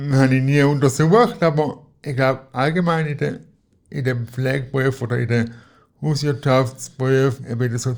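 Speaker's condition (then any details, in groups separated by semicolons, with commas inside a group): Cerebral palsy; physical not cognitive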